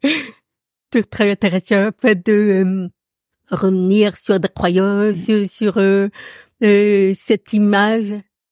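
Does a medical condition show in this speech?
Yes: profound deafness; audible accent from deafness, noticeable to everyone.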